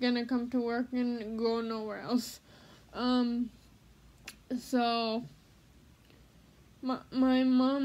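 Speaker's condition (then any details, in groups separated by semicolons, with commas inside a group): Cerebral palsy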